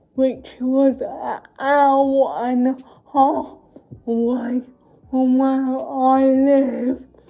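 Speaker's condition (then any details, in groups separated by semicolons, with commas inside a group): Cerebral palsy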